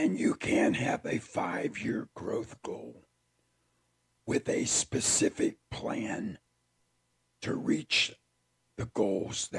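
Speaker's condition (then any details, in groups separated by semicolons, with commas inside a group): Throat cancer; tracheostomy tube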